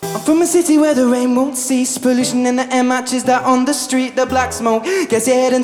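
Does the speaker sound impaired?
No.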